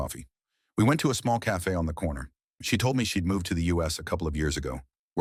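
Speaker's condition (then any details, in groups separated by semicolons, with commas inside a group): No condition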